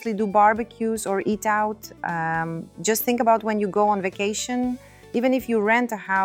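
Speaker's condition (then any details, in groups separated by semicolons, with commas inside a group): No condition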